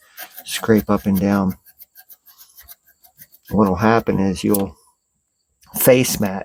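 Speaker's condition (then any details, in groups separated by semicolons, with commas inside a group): No condition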